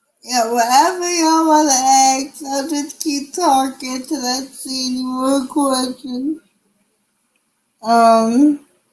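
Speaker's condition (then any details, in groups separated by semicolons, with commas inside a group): Cerebral palsy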